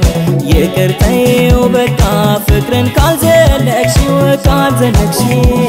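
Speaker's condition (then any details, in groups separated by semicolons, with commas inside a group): No condition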